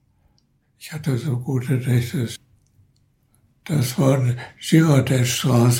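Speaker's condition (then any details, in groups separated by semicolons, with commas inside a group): Parkinson's disease; progressive Parkinson's disease, arm tremor, finger cramping, arm dislocated in car accident with ongoing pain; progressive worsening, cannot turn newspaper pages, in care home, LVR neurologist; could not speak properly during earlier sudden spinning vertigo episode, caller noticed voice, ambulance called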